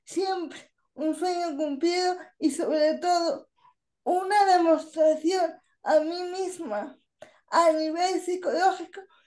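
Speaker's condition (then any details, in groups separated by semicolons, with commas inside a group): Cerebral palsy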